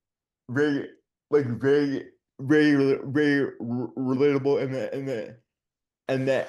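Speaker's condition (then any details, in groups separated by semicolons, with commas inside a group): Dystonia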